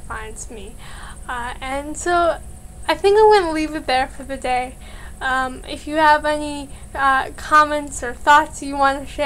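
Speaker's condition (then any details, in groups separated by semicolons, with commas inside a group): Cerebral palsy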